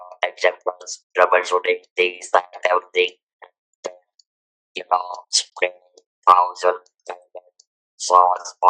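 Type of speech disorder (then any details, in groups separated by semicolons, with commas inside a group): Electrolarynx speech; throat cancer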